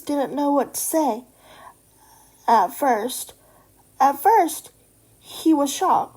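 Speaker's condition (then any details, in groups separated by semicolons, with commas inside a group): Cerebral palsy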